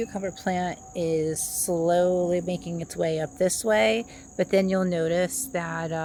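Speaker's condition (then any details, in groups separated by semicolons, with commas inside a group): No condition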